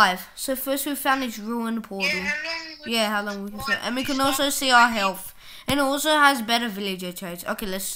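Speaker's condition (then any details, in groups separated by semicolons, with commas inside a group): No condition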